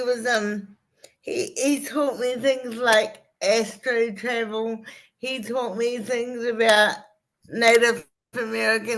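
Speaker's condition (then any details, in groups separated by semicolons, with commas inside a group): Cerebral palsy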